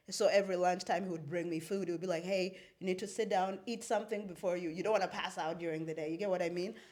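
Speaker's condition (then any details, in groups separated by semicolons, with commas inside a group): No condition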